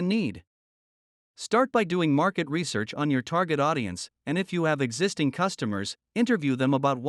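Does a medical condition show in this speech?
No.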